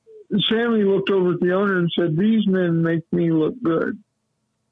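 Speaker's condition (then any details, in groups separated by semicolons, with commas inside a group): Cerebral palsy; lifelong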